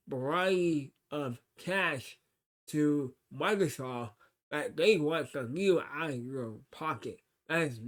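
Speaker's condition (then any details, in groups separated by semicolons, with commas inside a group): Cerebral palsy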